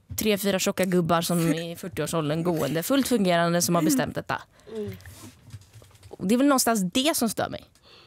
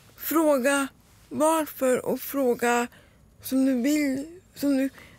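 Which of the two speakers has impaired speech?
The second: cerebral palsy; wheelchair user, partial walker use.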